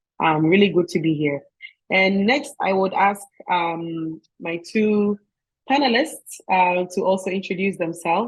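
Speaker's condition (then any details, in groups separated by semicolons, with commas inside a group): No condition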